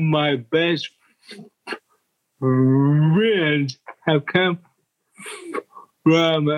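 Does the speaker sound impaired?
Yes: cerebral palsy; speech impediment, speaks slowly and deliberately.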